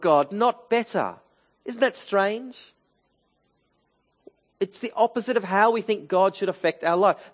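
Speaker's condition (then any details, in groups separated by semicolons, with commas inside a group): No condition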